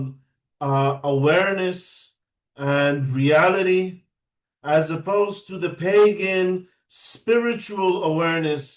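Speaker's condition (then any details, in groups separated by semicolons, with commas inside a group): No condition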